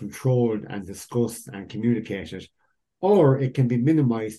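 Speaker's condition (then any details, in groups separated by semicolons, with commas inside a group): Cleft lip and palate; jaw surgery coming up shortly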